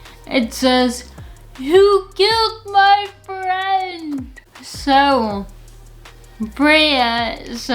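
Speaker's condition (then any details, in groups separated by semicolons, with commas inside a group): Friedreich's ataxia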